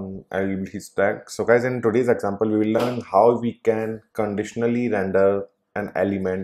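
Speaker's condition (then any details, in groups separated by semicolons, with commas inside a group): No condition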